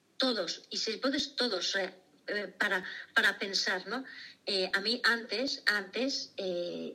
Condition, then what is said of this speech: Aphasia. Y de hecho la afasia es una dificultad un poco para encontrar los nombres de las cosas,